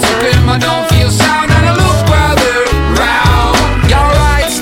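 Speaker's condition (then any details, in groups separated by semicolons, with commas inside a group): No condition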